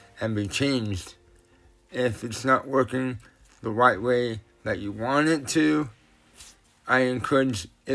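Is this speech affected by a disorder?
Yes: cerebral palsy; tends to mess up words.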